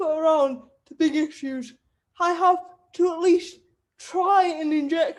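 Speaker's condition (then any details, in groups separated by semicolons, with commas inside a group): Cerebral palsy; wheelchair user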